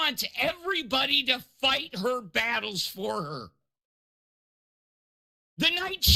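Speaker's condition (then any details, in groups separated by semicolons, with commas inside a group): No condition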